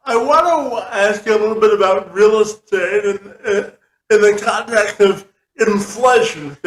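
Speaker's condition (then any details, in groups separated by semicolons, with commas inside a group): Cerebral palsy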